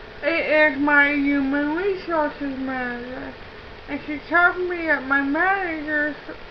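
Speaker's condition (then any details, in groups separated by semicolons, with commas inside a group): Cerebral palsy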